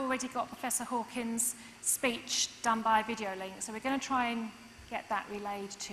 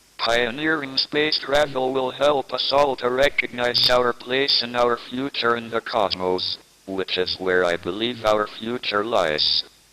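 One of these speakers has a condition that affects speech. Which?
The second: MND; paralysis, wheelchair, tracheostomy, laryngectomy; full-time ventilation 3 years, 17 years since laryngectomy; natural voice lost, uses speech synthesizer, difficulty eating and breathing, speaking through a speech-generating device.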